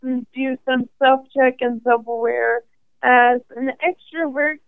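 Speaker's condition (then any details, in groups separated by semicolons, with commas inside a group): ALS; probable category ALS, first symptoms noticed in hand, 18 months to diagnosis, diagnosed at 27; about 5.5 years since diagnosis, considering walking device, clinic team includes speech and respiratory therapists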